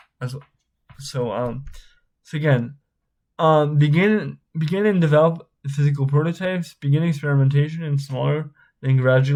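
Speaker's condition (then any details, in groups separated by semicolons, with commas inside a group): Spastic cerebral palsy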